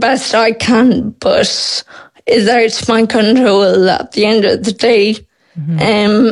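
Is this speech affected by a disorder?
Yes: Friedreich's ataxia; diagnosed at 12 by professor King, Temple Street, onset late primary school, three spinal surgeries for scoliosis; age 28, about 16 years since diagnosis, greatly progressed, fully wheelchair reliant, heavy fatigue; speech expected to disappear within years, synthetic voice expected, swallowing to worsen needing thickeners, possible ventilator.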